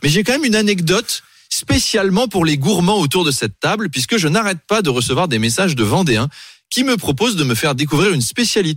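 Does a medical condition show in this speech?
No.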